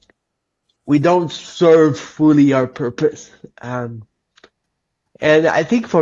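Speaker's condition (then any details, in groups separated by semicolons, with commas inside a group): Cerebral palsy; lifelong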